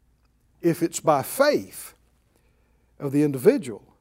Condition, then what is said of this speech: None; typical speech.